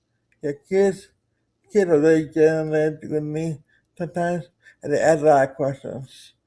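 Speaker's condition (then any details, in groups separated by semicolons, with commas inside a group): Cerebral palsy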